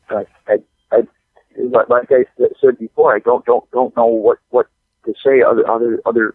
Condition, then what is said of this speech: Stuttering. I do if you do not mind putting up with my severe stutter and the wind noises, I am outside McDonald's.